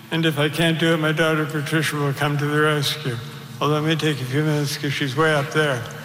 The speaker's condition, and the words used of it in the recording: Parkinson's disease. I'll do my best to shout out my speech.